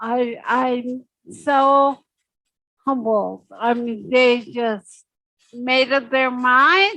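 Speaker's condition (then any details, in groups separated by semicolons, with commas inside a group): Secondary progressive multiple sclerosis; spastic stiff legs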